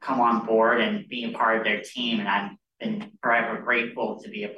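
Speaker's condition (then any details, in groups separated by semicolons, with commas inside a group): Cleft lip and palate; born with cleft lip and cleft palate, childhood care at Washington University St. Louis children's team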